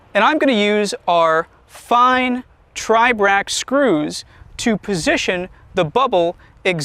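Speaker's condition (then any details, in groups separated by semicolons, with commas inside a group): No condition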